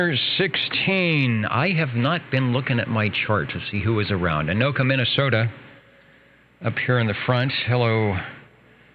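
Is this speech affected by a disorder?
No.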